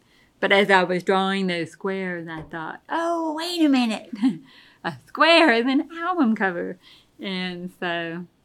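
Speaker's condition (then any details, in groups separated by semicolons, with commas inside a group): Deafness; relies on hearing aids and lip reading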